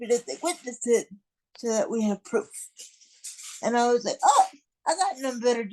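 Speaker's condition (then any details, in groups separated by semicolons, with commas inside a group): Cerebral palsy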